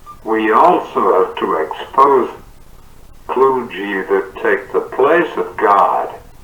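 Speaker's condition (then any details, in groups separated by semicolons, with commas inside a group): Cerebral palsy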